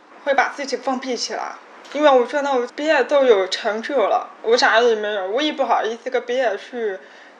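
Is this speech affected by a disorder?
Yes: hearing impairment; hearing damaged in childhood, caused by accident, completed rehabilitation training with family support; speech training by parents talking from behind, single words like 我 repeated hundreds of times daily.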